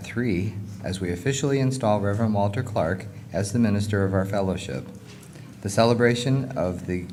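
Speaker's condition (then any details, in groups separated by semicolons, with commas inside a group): No condition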